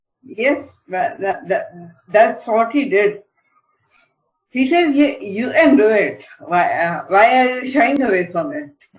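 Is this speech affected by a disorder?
Yes: cerebral palsy; mild speech problem.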